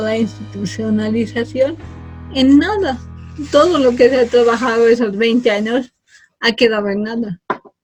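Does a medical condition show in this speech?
Yes: cerebral palsy from birth.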